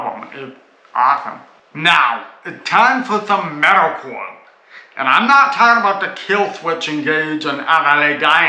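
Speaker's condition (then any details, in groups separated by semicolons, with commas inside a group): Cerebral palsy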